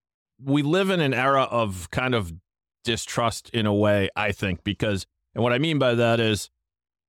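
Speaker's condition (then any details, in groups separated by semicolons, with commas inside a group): No condition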